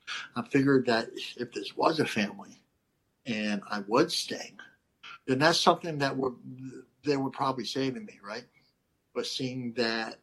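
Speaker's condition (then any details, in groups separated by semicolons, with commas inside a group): Cleft lip and palate; not fully formed at birth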